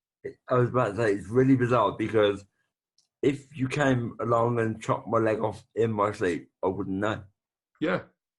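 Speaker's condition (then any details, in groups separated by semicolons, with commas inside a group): Brain bleed with facial paralysis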